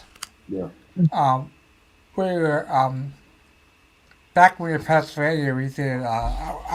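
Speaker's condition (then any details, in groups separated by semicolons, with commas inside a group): Ataxia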